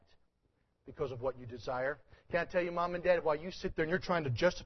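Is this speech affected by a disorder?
No.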